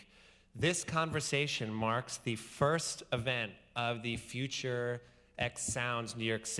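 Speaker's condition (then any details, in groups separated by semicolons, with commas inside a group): No condition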